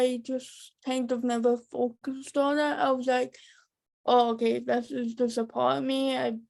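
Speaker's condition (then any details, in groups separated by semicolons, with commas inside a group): Cerebral palsy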